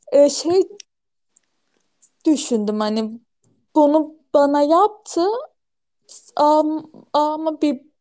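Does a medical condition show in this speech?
Yes: stuttering; familial stuttering, mother also stutters, stuttering center around age 13, joined Kekemeler Derneği at 25-26; asks listeners to wait until words come out; here repeated sounds.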